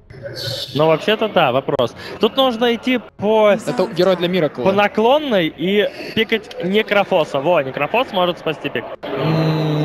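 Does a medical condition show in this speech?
No.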